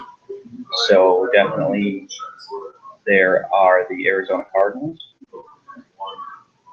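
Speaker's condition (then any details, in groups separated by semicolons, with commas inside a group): No condition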